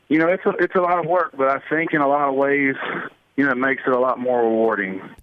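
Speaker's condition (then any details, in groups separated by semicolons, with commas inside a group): No condition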